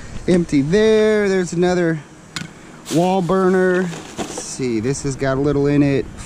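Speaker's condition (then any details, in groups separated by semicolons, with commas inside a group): No condition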